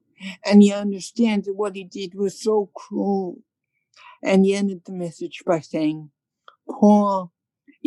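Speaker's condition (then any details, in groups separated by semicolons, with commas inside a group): Cerebral palsy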